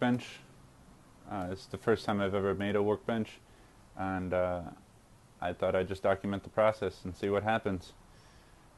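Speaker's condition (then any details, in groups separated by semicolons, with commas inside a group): No condition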